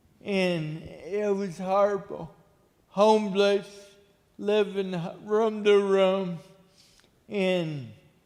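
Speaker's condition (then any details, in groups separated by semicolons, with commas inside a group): Cerebral palsy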